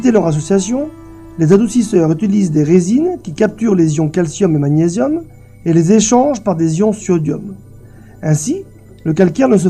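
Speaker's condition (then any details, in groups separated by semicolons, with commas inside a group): No condition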